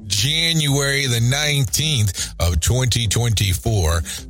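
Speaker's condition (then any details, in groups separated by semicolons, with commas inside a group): No condition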